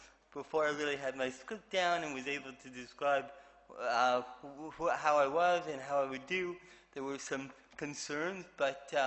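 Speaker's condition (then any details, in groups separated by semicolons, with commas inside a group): Cerebral palsy; affects movement and speech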